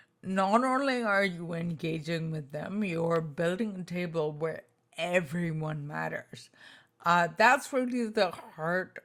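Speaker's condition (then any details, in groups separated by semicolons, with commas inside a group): Spinocerebellar ataxia type 2, SCA2; tongue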